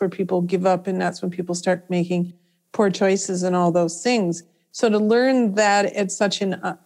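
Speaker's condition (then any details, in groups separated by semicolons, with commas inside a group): No condition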